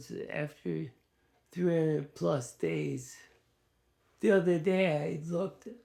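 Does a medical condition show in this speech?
Yes: ALS.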